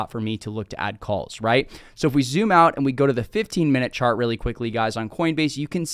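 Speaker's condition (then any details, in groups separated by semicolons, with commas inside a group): No condition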